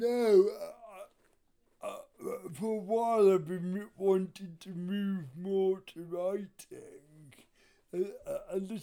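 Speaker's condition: Cerebral palsy; wheelchair user

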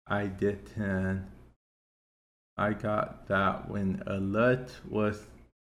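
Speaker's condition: Cerebral palsy; affects speech to an extent

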